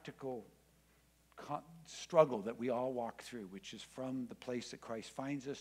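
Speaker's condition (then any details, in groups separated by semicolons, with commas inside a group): No condition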